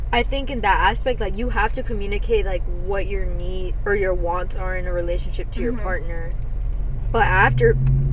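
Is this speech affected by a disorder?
No.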